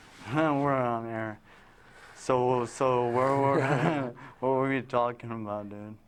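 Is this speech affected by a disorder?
Yes: traumatic brain injury; caused by car accident; now talking.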